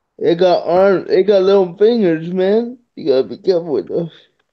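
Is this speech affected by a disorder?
Yes: cerebral palsy.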